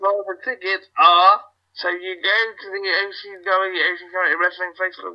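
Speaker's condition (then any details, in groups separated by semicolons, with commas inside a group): Cerebral palsy; wheelchair user, unable to wrestle actively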